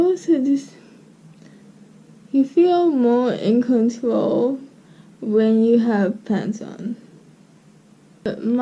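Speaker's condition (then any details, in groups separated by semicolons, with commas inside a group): Cerebral palsy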